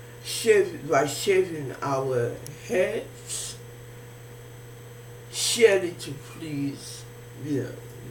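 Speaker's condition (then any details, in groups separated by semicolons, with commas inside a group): Facial palsy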